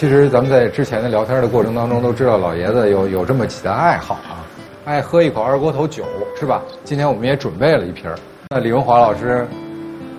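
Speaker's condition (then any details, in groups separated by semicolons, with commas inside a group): No condition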